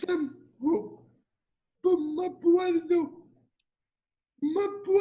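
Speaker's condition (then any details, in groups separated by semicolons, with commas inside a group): Cerebral palsy; speech a little different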